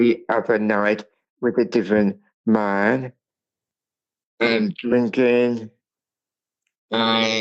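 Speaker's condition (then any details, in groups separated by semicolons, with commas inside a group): Cerebral palsy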